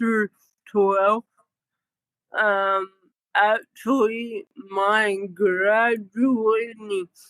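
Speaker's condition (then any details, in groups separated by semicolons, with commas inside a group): Cerebral palsy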